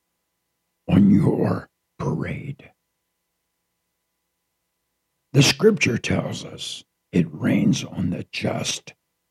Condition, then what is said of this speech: Laryngectomy. Because there's times I think, if only I had my voice, I could do more.